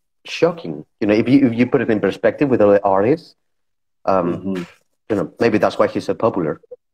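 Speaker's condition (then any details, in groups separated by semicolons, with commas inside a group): No condition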